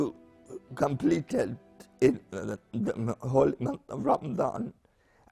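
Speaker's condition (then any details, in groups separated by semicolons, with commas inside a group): Spastic paraplegia with essential tremor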